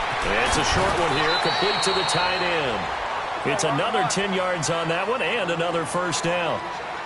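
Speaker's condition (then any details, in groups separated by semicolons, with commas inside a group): No condition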